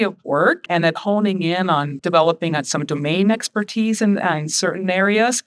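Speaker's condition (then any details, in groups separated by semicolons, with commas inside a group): No condition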